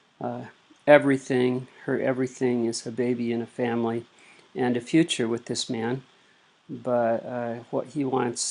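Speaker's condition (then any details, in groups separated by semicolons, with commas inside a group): No condition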